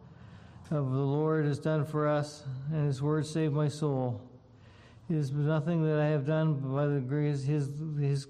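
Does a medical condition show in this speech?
Yes: Parkinson's disease; damaged brain area no longer produces dopamine, memory and balance difficulties.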